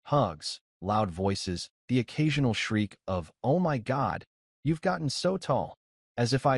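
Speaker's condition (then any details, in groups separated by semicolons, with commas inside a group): No condition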